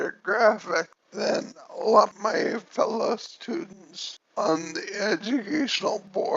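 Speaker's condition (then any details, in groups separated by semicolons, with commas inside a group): Cerebellar ataxia from brain tumour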